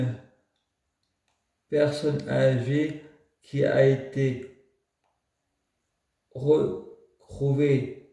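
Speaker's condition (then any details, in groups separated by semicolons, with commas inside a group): Multiple sclerosis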